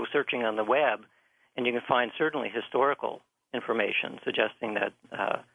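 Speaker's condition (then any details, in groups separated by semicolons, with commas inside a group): No condition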